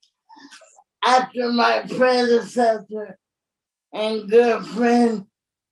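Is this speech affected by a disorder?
Yes: cerebral palsy; born very premature, staff help with Hoyer lift transfers in and out of bed; age 51.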